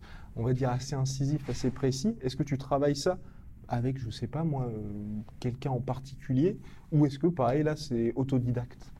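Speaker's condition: No condition

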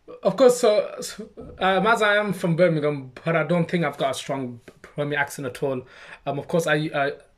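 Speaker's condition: Stammer; stammer since childhood, mocked and imitated by other kids from primary school; struggles saying own name, stammers less with put-on Birmingham accent or exaggerated speech; prolonged sounds

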